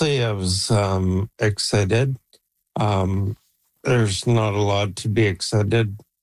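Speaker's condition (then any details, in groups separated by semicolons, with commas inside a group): ALS; age 48, Neuralink N1 brain implant via Toronto Western Hospital trial, voice banked with 11 Labs; N1 implant received in May, about 3 months ago, controls computer with thoughts; voice deteriorating, expects soon to lose ability to talk, plans AI voice via Neuralink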